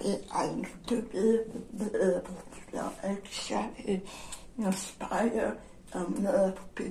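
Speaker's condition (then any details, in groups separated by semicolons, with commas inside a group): Generalized dystonia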